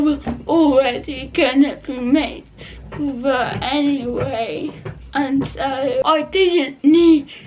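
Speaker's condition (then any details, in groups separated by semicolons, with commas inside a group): Cerebral palsy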